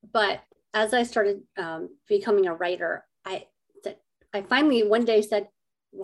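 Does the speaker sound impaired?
Yes: cleft lip and palate; congenital cleft lip and palate, 25 surgeries; adult.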